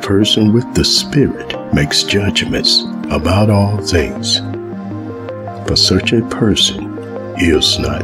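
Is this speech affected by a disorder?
No.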